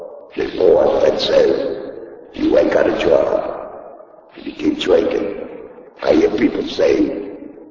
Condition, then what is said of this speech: Laryngectomy. And then, he put this piece of thing in my throat, and they told me how to talk.